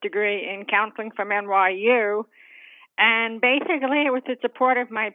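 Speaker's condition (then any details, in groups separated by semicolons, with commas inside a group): Deafness; hearing impaired from childhood, diagnosed at age four, declining to moderate to severe loss, later deaf, cochlear implant surgery; childhood speech impediment, five years speech therapy improved pronunciation and enunciation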